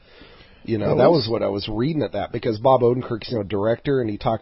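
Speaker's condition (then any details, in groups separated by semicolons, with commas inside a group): No condition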